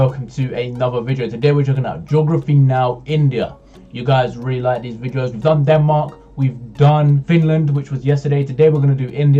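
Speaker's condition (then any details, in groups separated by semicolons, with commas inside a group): No condition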